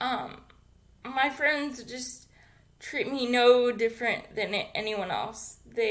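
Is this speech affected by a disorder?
Yes: cerebral palsy; infant ventilator.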